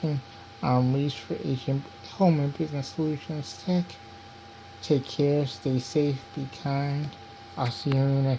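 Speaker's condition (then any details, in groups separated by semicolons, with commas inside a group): Cerebral palsy; diplegia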